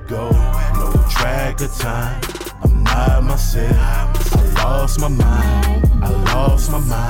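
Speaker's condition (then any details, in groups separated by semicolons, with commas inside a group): No condition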